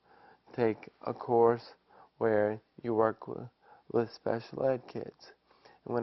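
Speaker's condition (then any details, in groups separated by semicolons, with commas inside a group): ALS; after diagnosis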